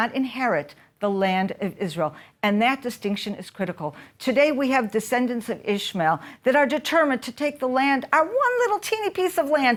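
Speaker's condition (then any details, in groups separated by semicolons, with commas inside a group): No condition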